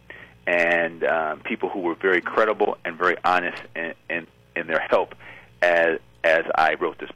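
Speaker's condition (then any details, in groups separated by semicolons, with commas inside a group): Stuttering; congenital stutter, present since birth, about 50 years, age 50; often lets self stutter openly, stuttering slows situations down; repeated sounds, prolonged sounds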